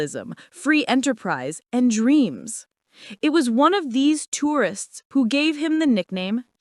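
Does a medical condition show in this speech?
No.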